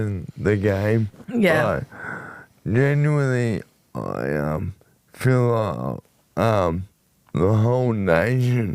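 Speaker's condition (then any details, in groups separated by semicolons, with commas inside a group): Motor neurone disease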